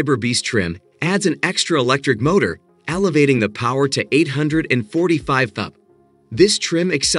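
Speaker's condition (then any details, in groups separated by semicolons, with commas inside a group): No condition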